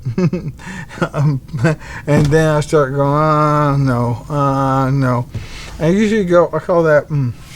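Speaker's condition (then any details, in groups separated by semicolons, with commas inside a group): ALS; bulbar-upper onset, tongue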